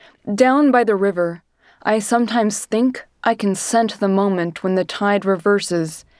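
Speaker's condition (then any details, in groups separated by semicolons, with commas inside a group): No condition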